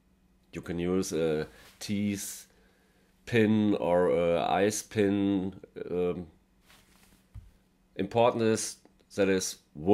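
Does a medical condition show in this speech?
No.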